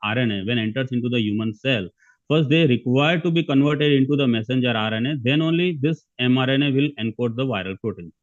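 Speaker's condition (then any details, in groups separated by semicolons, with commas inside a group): No condition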